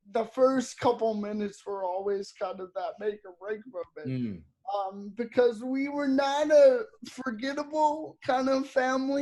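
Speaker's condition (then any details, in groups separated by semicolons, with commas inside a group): Cerebral palsy; caused by hemorrhages at birth, walks with forearm crutches; audibly affected speech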